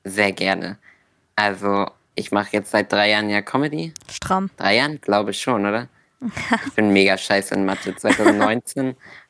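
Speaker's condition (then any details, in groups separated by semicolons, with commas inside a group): Duchenne muscular dystrophy; progressive muscle wasting, known since primary school, wheelchair user from the start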